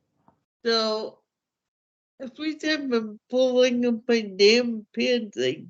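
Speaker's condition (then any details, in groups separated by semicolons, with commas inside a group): Cerebral palsy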